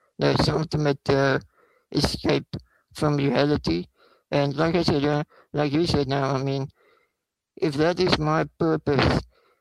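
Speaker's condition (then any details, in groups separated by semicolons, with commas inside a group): Spinal muscular atrophy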